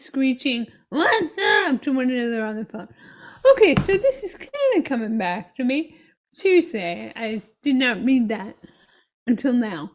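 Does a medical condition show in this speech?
Yes: myotonic dystrophy.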